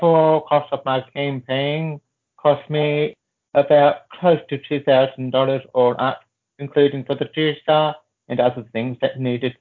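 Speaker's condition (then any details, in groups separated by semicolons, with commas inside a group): Deafness, born deaf, profound hearing loss, severe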